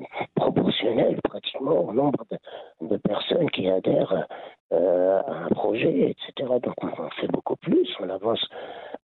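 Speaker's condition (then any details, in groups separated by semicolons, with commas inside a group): Laryngeal cancer; quit over 20 years ago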